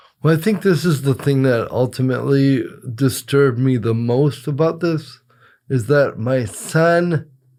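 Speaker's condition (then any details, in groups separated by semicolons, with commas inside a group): Cerebral palsy; present from birth; plays soccer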